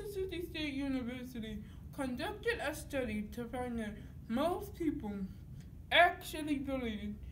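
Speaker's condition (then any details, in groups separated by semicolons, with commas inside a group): Cerebral palsy; dystonic type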